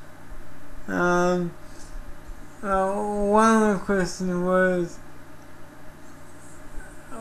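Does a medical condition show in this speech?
Yes: cerebral palsy.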